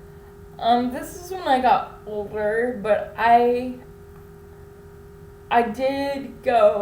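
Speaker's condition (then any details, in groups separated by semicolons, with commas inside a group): Cerebral palsy; infant ventilator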